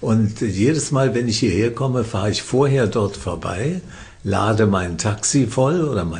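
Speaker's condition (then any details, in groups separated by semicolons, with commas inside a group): Parkinson's disease; exercise as ongoing therapy, running, table tennis, boxing, swimming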